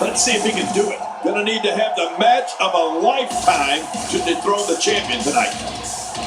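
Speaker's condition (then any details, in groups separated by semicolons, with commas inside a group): No condition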